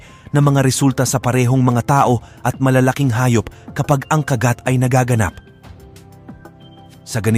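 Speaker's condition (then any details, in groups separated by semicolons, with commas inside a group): No condition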